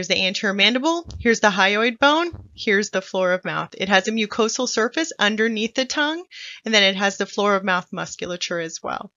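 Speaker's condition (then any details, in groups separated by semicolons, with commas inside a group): No condition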